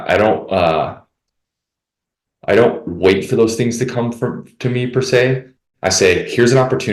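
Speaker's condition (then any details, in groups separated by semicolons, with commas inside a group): No condition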